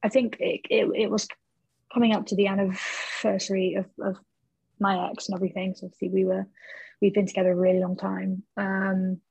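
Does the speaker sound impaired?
Yes: stammer; may pause a little while speaking; here repeated sounds, repeated words.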